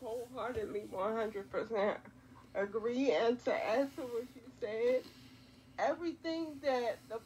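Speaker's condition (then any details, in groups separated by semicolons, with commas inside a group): Quadriplegic cerebral palsy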